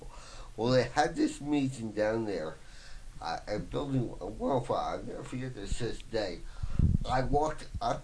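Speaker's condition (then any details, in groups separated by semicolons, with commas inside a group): Voice box damage, traumatic brain injury; voice box partially damaged by fireman's trach tube, traumatic brain injury from smoke inhalation in fire; difficulty talking, lost singing voice, slight speech impediment, listeners misjudge as mentally impaired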